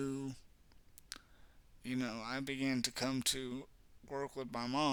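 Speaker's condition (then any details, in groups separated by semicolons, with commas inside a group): Cerebral palsy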